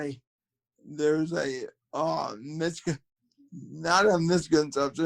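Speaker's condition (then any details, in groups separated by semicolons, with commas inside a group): Cerebral palsy, spastic quadriplegia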